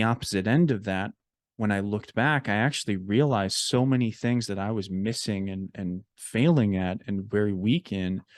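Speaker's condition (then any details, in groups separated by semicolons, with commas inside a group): No condition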